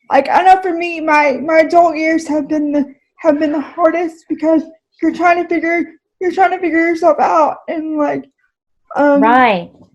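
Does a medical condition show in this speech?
Yes: cerebral palsy, spastic, mild.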